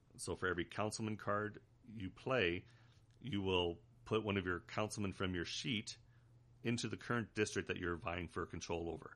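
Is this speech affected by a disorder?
No.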